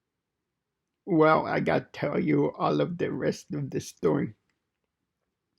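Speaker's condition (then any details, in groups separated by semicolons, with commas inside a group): Cerebral palsy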